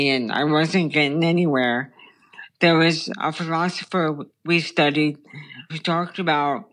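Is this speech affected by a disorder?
Yes: brain stem tumor; childhood onset.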